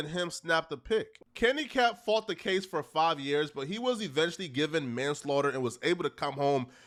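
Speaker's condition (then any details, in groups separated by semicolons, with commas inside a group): No condition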